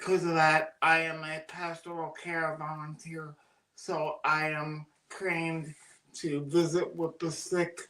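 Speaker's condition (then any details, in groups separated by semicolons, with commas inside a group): Cerebral palsy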